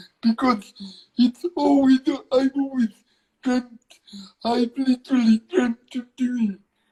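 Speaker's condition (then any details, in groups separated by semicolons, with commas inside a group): Cerebral palsy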